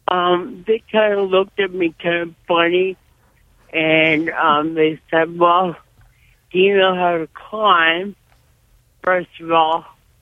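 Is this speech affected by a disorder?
Yes: cerebral palsy, severe.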